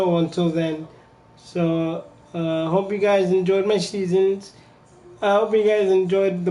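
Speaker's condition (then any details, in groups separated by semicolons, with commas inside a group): Cerebral palsy; from birth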